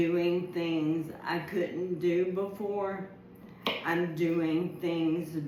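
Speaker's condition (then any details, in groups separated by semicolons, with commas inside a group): ALS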